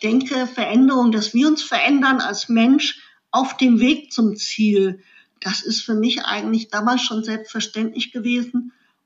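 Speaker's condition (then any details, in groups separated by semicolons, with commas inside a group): Cleft lip and palate; congenital cleft lip, jaw and palate, infant feeding problems, 16 operations by age 18, facial scars; paralysis from showjumping fall near age 20, C3-C6 fractures, front neck plate, four rear screws; after accident five months tube feeding, saliva swallowing not allowed, later esophagus surgery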